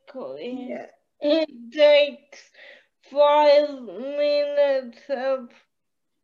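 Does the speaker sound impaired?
Yes: cerebral palsy.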